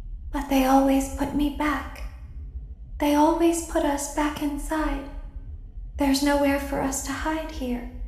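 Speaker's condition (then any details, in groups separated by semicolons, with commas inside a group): No condition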